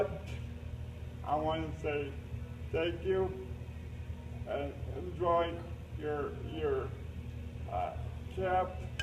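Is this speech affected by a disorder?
Yes: cerebral palsy; uses a lift for transfers.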